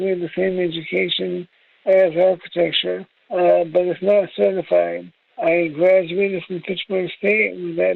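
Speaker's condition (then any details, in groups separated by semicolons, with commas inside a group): Traumatic brain injury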